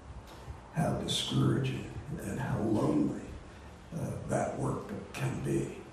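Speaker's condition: Voice disorder; not contagious

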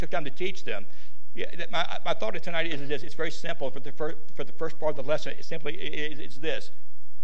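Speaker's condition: Stuttering; stutter as usual way of talking, recent neck surgery; worse when unwell, mistaken for stroke by Life Squad paramedics; repeated sounds

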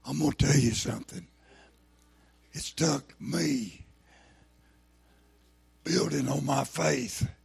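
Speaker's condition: Throat cancer, lost vocal cord

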